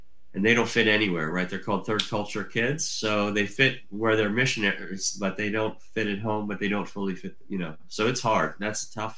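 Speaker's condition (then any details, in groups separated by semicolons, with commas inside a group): Cleft lip and palate; from birth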